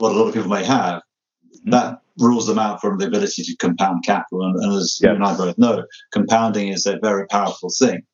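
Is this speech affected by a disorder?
No.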